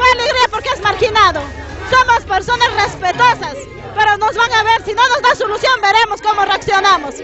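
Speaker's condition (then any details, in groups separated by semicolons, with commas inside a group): No condition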